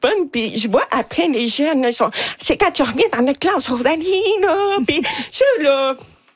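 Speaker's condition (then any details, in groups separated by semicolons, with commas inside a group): Hearing loss with cochlear implant; hears nothing without implant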